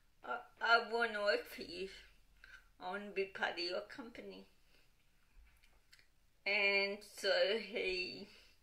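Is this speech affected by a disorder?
Yes: cerebral palsy, dystonic.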